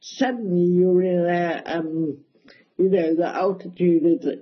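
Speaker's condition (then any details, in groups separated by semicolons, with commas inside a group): Cerebral palsy; mild, wheelchair assistance at airports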